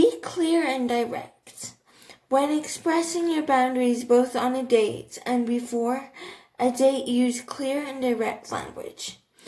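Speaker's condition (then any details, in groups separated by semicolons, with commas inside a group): Cerebral palsy, athetoid; quadriplegia, all four limbs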